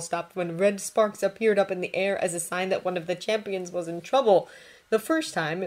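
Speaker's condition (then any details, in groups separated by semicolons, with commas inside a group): No condition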